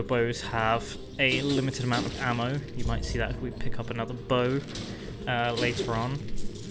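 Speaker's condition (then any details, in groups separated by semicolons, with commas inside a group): No condition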